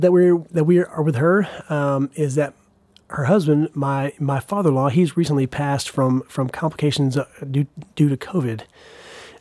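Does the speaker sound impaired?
Yes: stuttering; man aged 40; stutter can make speech awkward; here repeated words.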